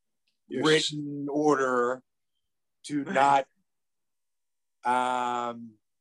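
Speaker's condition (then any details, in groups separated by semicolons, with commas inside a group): Aphasia; aphasia after an accident, persistent, not expected to go away; words often don't come out when trying to speak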